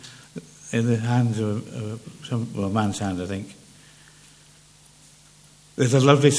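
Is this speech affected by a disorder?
Yes: Parkinson's; speech less clear than before for some years.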